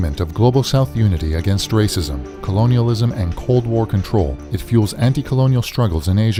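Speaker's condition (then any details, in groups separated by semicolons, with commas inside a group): No condition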